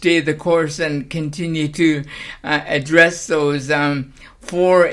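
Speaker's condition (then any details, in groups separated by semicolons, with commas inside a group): Cerebral palsy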